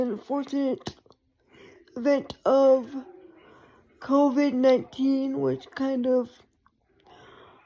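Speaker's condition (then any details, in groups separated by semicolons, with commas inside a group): Cerebral palsy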